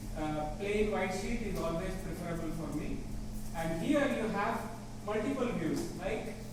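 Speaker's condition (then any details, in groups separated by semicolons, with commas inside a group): No condition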